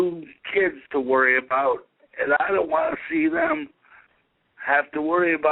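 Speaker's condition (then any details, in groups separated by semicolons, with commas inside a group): Cerebral palsy; able to speak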